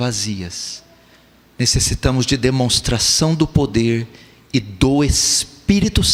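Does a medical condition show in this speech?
No.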